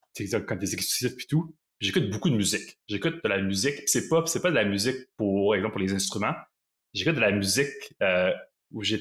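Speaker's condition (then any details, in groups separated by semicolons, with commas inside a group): Stuttering; long-standing stuttering, expected to persist for life; uses toolbox of strategies, discloses stuttering openly, no longer hides it; stutters openly without masking; prolonged sounds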